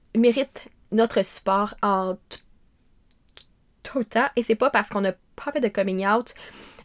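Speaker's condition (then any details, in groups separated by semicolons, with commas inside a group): Stuttering; meditation practice for some years, found helpful; repeated sounds, blocks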